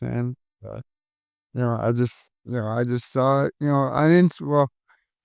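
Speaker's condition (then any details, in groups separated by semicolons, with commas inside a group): Cerebral palsy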